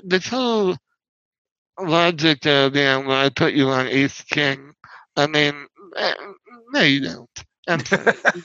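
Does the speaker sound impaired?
Yes: spinal muscular atrophy; wheelchair user.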